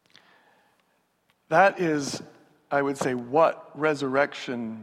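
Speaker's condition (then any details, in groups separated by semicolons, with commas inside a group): No condition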